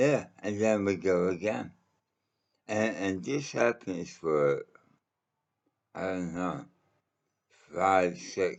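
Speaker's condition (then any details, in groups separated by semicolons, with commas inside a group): Mouth cancer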